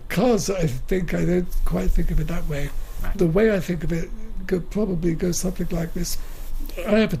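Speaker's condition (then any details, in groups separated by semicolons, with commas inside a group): Motor neuron disease; wheelchair user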